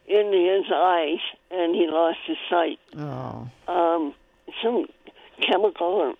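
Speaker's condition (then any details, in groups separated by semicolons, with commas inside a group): Cleft palate; congenital cleft palate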